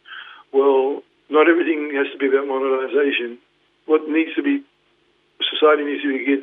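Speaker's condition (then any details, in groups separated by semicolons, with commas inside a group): Parkinson's; diagnosed 2019, led to retirement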